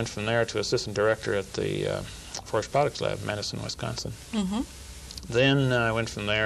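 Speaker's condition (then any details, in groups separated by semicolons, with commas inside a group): No condition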